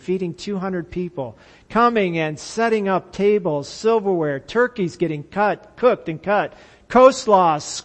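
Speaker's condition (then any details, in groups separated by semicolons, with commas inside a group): No condition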